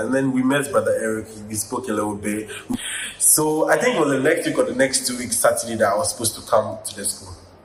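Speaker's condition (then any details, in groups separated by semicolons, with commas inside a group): No condition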